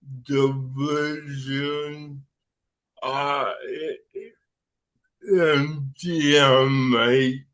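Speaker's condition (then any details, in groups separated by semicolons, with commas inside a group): Cerebral palsy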